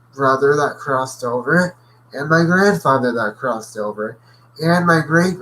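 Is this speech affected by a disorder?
Yes: cerebral palsy.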